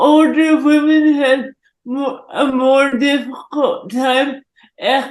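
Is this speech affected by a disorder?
Yes: cerebral palsy; forceps birth injury; diagnosed at 11 months.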